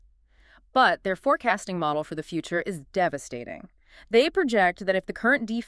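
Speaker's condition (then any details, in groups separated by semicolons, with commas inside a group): No condition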